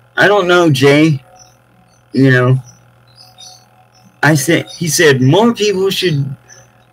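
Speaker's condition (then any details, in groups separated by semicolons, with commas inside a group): Cerebral palsy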